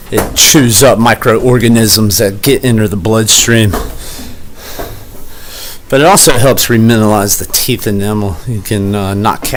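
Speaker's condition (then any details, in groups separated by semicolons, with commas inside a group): No condition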